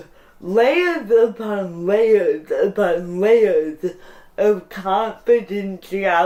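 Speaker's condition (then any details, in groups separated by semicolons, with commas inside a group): Cerebral palsy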